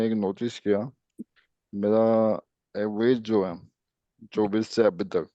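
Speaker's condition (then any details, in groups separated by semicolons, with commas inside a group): ALS; speech improved a little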